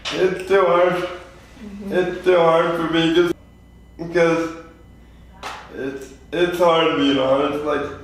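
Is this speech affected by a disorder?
Yes: spastic quadriplegia cerebral palsy.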